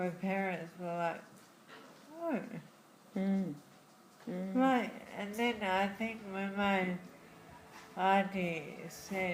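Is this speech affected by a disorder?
Yes: Friedreich's ataxia; diagnosed in childhood; wheelchair since teens, about 18 years since diagnosis, progressive.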